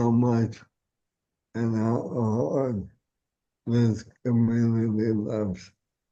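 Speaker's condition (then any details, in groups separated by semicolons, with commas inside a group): ALS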